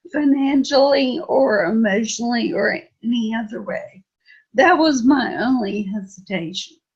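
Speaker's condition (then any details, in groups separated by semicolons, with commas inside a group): Friedreich's ataxia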